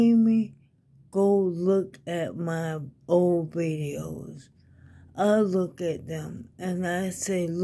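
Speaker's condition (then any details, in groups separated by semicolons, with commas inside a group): ALS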